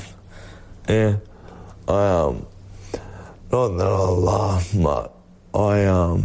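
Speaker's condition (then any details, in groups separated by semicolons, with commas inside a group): Motor neurone disease; progressive disease; progressing since diagnosis; speech affected as disease progressed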